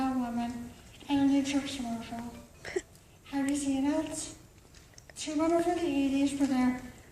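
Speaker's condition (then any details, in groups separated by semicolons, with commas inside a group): Cerebral palsy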